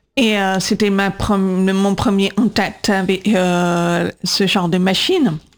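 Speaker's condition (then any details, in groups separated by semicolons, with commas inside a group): Congenital deafness, profound, from congenital CMV; congenital cytomegalovirus, diagnosed at 18 months, severe then profound at 8, implants left 8.5, right 20-22; age 37, bilateral cochlear implants, external processor with antenna above left ear; atypical voice, speech recognition struggles to understand, 20 years speech therapy, LPC coder in class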